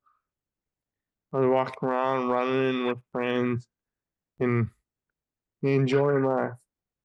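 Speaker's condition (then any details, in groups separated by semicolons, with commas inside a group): Friedreich's ataxia; diagnosed age 14, earlier shortness of breath, wheelchair dependent since age 18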